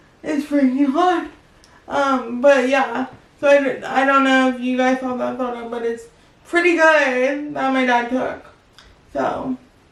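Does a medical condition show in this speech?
Yes: cerebral palsy; wheelchair user.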